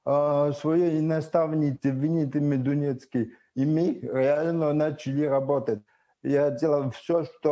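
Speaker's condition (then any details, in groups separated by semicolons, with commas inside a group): Cerebral palsy; wheelchair, spasticity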